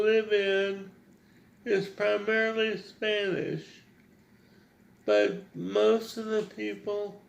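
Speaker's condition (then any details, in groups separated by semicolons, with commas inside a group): Cerebral palsy; wants clearer, more precise speech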